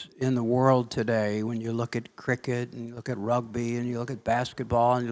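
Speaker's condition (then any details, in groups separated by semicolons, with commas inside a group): No condition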